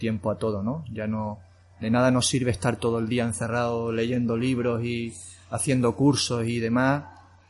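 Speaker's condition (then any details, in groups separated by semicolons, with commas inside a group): No condition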